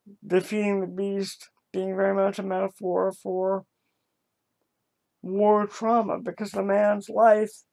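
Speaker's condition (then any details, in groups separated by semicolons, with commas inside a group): Cerebral palsy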